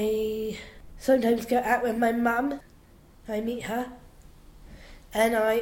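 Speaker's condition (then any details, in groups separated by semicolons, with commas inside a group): Down syndrome; down syndrome since birth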